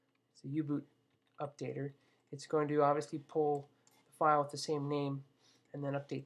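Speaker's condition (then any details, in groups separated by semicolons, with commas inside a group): No condition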